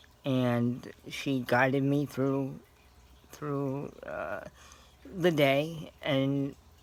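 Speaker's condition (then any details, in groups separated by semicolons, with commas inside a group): Cerebral palsy; scoliosis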